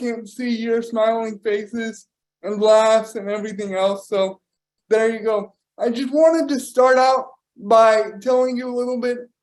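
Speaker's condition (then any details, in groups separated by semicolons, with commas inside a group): Cerebral palsy; power wheelchair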